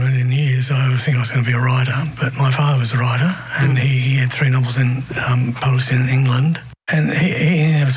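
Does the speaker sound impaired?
Yes: young onset Parkinson's disease; diagnosed about 27 years ago at Nepean Hospital, slow progression, both hands affected, ended guitar; deep brain stimulation, power pack under skin, two brain electrodes, keeps still, no visible symptoms; voice affected, host says speech heard clearly.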